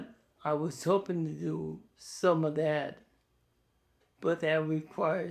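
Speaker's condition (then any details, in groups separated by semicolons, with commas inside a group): ALS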